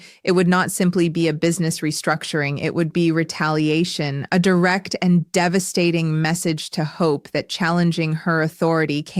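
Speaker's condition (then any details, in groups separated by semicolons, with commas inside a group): No condition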